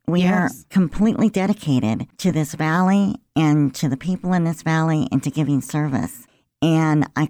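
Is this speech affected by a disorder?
Yes: cleft lip and palate; congenital.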